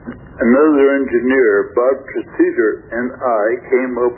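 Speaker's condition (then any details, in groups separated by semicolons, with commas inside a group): Stroke affecting throat muscles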